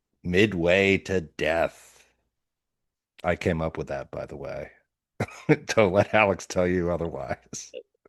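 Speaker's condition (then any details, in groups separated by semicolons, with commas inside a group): No condition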